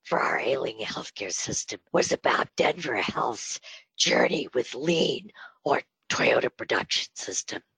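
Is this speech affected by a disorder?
Yes: spasmodic dysphonia; breathy voice from Botox treatment, sounds like Marilyn Monroe.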